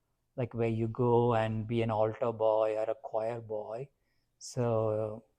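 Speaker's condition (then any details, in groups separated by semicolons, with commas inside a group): No condition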